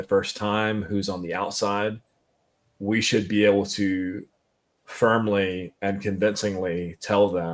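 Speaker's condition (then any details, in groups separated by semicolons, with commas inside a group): No condition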